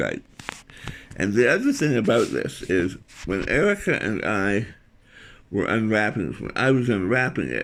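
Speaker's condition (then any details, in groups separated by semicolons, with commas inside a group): Tongue cancer surgery, tongue graft; glossectomy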